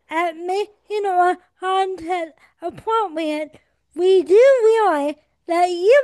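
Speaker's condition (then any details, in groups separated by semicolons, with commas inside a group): Cerebral palsy; adult, 24 years old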